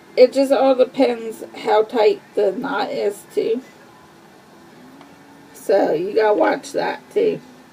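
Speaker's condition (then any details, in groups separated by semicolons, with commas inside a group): Cerebral palsy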